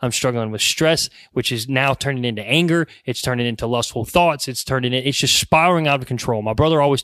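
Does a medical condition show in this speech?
No.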